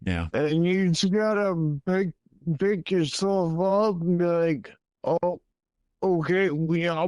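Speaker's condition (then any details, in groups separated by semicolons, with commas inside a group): Primary progressive multiple sclerosis; relapsing-remitting at 27, primary progressive at 28; advanced, clinical trial drug; dysphagia affecting voice, slowed slurred speech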